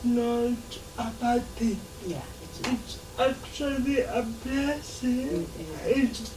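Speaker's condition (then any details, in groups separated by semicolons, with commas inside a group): Cerebral palsy; since birth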